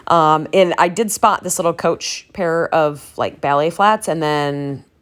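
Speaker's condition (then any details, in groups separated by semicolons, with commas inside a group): No condition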